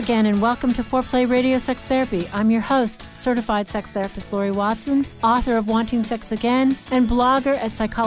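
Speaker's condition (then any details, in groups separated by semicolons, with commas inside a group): No condition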